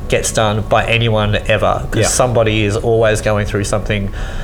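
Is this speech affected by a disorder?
Yes: cleft lip and palate; congenital cleft lip and palate, repeated hospital stays and surgeries as a baby.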